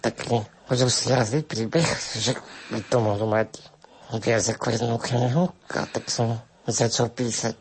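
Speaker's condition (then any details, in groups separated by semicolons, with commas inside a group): Spinal muscular atrophy with tracheostomy; ventilator breathing support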